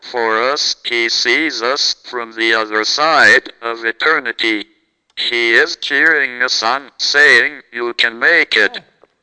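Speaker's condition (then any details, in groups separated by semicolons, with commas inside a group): Cerebral palsy, speech-generating device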